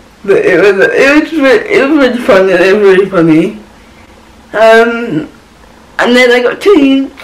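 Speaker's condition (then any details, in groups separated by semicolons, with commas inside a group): Cerebral palsy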